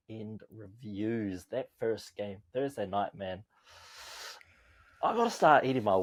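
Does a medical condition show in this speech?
No.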